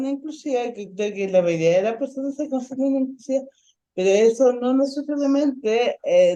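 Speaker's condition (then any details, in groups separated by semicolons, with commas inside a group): Ataxic cerebral palsy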